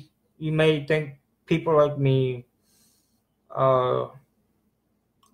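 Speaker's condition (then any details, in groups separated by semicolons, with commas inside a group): Cerebral palsy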